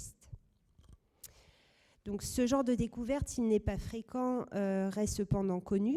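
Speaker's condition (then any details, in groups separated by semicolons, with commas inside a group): No condition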